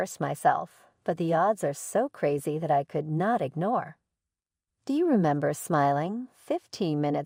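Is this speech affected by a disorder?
No.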